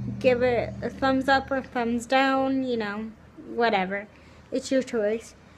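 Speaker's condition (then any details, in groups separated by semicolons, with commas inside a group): Cerebral palsy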